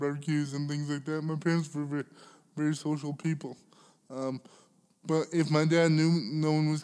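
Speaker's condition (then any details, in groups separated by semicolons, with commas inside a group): Cerebral palsy; cannot stand unaided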